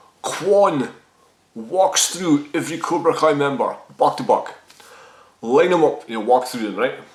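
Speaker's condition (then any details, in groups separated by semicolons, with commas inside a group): No condition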